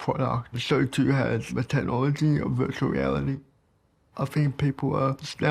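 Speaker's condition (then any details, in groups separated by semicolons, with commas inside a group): Cerebral palsy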